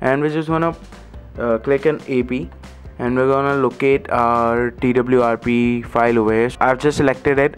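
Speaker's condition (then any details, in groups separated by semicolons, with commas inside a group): No condition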